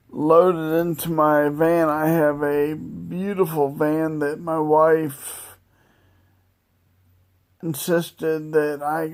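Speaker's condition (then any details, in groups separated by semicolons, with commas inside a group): Multiple sclerosis; wheelchair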